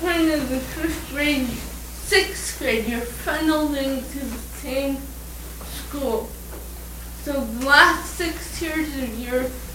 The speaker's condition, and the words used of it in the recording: Cerebral palsy. My speech is slurred.